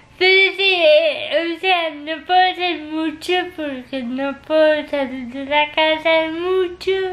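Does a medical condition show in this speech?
Yes: cerebral palsy; physical disability.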